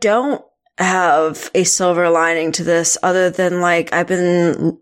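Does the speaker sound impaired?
No.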